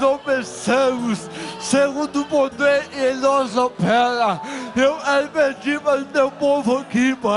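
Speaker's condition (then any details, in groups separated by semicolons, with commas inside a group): Cerebral palsy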